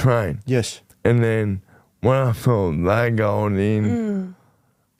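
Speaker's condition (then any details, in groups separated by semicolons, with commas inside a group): Motor neurone disease; voice became very nasal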